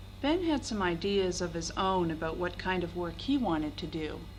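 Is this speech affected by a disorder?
No.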